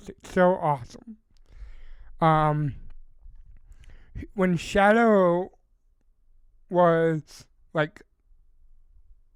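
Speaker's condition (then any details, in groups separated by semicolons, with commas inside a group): Cerebral palsy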